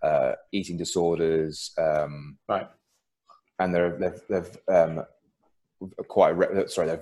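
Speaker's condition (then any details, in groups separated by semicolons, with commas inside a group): Stutter; worsened markedly during period of severe anxiety and paranoia; on antidepressants, psychotherapy with therapist in Bristol funded by RPA, after Cognacity consultation, improving; stuttering increased a lot when anxiety symptoms were at their worst; repeated sounds, prolonged sounds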